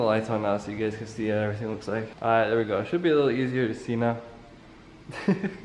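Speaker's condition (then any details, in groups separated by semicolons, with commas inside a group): No condition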